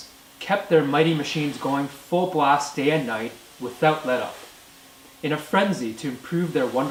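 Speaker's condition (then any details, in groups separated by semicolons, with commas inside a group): No condition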